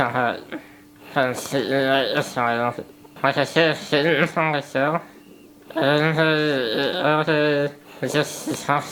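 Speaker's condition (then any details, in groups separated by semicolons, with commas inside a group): Spinal muscular atrophy type 1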